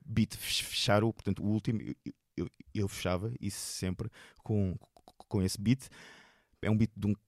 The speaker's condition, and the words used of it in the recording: Stuttering. Um, agora, em, em situação de, de palco, um, epá, sinceramente, da maneira que eu, que eu uso a voz, epá, a gaguez desaparece.